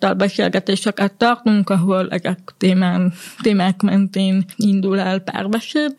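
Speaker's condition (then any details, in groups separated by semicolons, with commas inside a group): Hearing loss; communicates in spoken language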